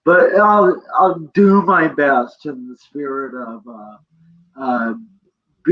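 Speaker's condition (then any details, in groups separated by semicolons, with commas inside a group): Cerebral palsy; present from birth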